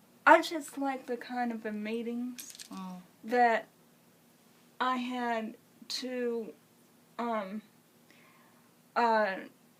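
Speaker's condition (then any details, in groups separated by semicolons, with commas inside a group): Cerebral palsy; congenital, uses wheelchair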